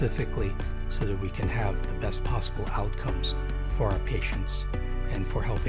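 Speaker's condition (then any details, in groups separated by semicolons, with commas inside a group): No condition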